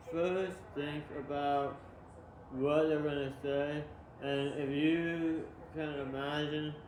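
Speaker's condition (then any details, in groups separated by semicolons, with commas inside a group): Tongue cancer surgery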